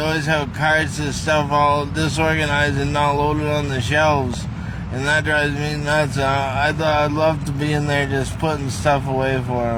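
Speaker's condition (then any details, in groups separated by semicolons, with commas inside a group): Traumatic brain injury; whole brain swollen first year; about eleven years since injury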